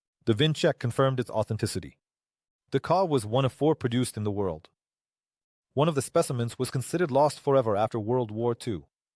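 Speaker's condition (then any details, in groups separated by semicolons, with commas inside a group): No condition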